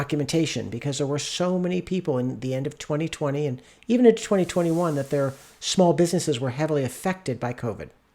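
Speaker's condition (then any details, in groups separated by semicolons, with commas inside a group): No condition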